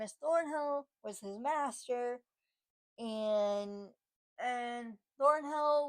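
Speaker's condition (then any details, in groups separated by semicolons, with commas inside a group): Cerebral palsy, spastic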